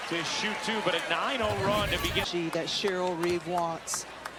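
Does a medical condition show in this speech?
No.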